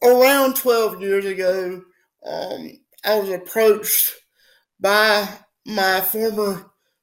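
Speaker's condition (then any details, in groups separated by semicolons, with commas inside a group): Spastic quadriplegic cerebral palsy; daily stretching to keep muscles from getting too tight, age 25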